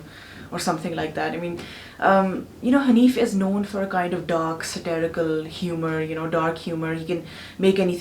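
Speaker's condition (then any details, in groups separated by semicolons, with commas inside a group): No condition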